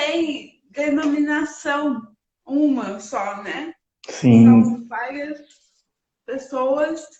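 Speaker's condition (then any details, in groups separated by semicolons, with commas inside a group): Cerebral palsy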